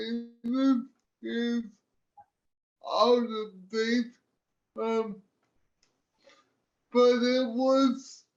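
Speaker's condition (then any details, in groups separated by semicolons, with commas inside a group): Cerebral palsy; limited use of the hands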